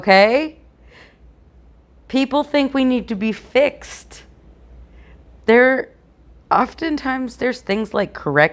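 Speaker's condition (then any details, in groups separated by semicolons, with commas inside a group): No condition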